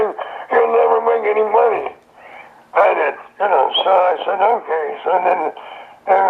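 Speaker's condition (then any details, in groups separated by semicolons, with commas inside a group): Throat cancer; survivor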